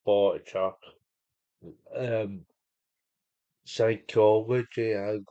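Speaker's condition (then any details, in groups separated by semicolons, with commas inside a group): Cerebral palsy; unable to walk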